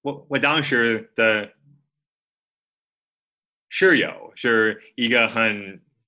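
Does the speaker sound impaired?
Yes: stuttering; childhood stutter, fluency shaping in primary and middle school, stopped in high school, later avoidance reduction therapy; aims to stutter openly with forward-moving speech, no hard blocks or techniques to hide stutter; here repeated sounds, repeated words.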